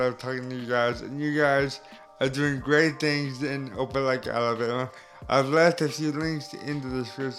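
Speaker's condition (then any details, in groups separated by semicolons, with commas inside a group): Cerebral palsy; since birth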